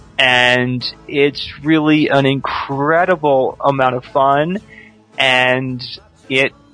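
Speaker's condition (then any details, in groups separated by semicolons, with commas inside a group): Stuttering; person who stutters, most anxiety tied to stuttering; stutters on some words, expects a hard time talking; prolonged sounds, blocks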